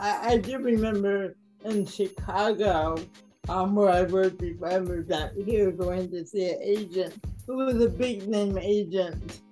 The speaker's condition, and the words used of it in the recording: Cerebral palsy. Now, I do worry sometimes about my diction because I have a speech impediment.